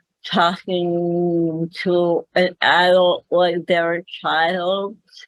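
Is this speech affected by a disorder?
Yes: cerebral palsy; speaks better than types.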